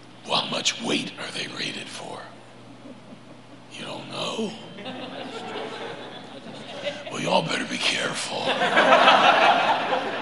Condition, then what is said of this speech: Throat cancer. Back when my voice was much stronger than it is now.